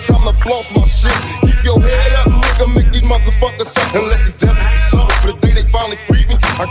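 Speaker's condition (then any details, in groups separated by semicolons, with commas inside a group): No condition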